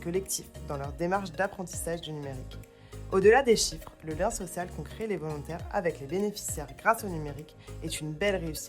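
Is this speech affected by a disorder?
No.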